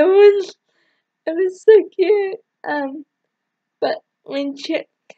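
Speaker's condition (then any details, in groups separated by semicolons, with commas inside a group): Cerebral palsy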